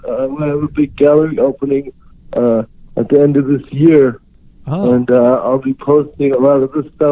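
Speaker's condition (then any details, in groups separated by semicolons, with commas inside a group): Cerebral palsy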